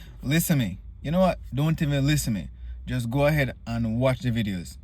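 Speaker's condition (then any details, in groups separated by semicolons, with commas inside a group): No condition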